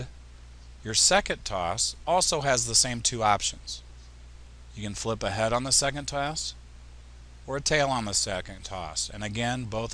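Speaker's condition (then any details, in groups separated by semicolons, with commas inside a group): No condition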